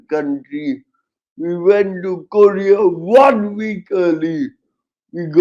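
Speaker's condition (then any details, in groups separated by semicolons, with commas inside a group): Cerebral palsy, severe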